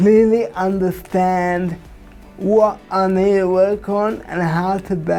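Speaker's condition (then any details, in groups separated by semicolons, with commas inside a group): Cerebral palsy; from birth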